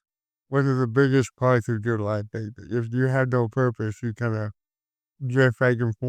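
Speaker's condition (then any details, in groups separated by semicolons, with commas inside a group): Cerebral palsy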